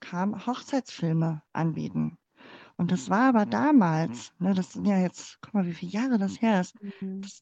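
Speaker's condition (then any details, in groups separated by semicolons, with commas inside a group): Cleft palate; congenital, infant feeding difficulty, mother's fingers closed palate for feeding, palate later closed, GDR doctors unsure; speaking in front of class and using voice for speaking never felt easy, sang a lot instead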